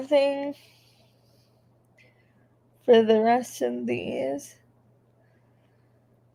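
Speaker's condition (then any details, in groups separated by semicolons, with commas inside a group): Cerebral palsy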